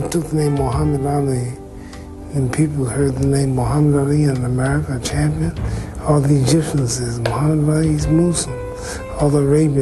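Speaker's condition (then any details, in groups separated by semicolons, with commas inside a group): Parkinson's syndrome; no shaking, no weakness; sometimes slurred speech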